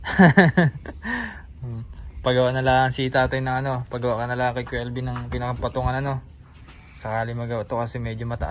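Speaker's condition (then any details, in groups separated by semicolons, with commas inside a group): No condition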